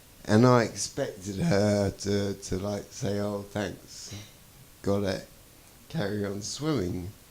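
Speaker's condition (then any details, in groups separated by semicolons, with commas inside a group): Traumatic brain injury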